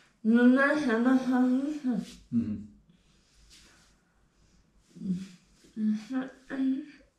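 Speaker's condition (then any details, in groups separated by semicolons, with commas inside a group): Tongue cancer; eating difficulty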